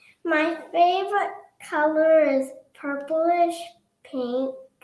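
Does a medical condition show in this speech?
Yes: cerebral palsy; from birth, spastic diplegia, legs mainly, hands involved, dorsal rhizotomy; child, ongoing physical therapy, spasticity gone.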